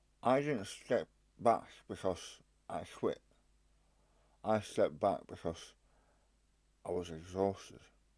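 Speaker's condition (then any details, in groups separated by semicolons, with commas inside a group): Stage 4 tongue cancer, hemiglossectomy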